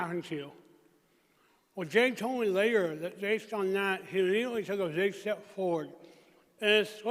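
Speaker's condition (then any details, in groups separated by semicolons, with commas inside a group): Traumatic brain injury; emergency tracheotomy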